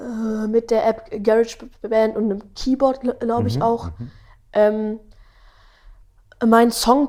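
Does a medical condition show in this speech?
Yes: stuttering; 12-year-old boy; stutters a lot in this conversation while talking about stuttering; no stuttering singing with melody, stutters rapping without melody, little in own podcast, speaks fast; here repeated sounds.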